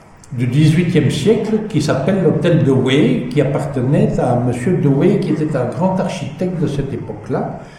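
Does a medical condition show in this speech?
No.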